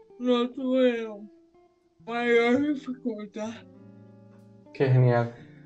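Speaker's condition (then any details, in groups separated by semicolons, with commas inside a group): Severe brain injury; birth brain injury from oxygen loss, cerebral palsy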